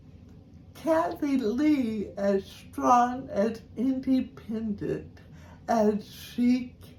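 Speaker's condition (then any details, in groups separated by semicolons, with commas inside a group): Cerebral palsy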